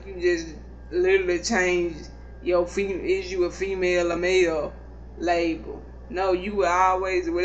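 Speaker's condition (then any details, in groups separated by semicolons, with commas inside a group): Cerebral palsy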